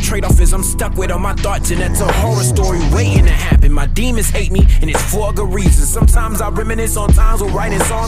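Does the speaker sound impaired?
No.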